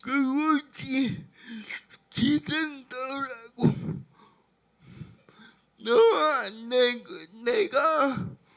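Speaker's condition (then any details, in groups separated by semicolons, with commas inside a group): Brain lesion disability grade 1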